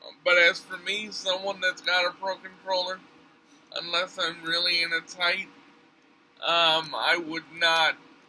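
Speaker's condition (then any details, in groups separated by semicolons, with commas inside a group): Cerebral palsy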